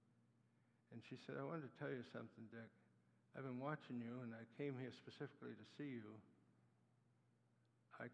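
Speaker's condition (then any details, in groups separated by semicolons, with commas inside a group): Parkinson's disease; Parkinson's attacks muscles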